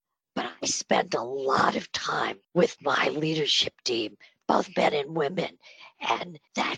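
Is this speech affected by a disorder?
Yes: spasmodic dysphonia; on Botox treatment.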